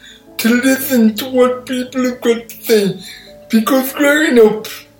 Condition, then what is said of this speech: Cerebral palsy. I find people are nervous about asking you to repeat yourself.